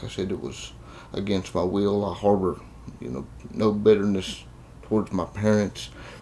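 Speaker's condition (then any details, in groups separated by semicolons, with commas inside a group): Cerebral palsy; congenital cerebral palsy, confined to a wheelchair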